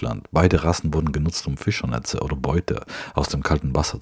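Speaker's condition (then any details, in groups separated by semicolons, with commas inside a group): No condition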